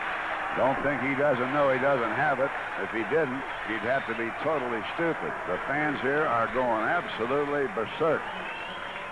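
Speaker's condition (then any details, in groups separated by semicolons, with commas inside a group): No condition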